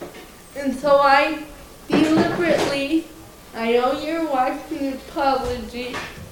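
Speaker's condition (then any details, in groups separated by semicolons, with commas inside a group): Cerebral palsy, mild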